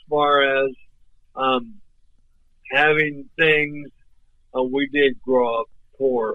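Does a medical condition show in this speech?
Yes: ALS; voice off but clear and understandable.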